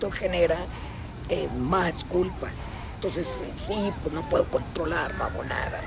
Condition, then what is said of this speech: Laryngectomy. Bueno, a mí me dio cáncer, por eso es la voz sexy que me escucha.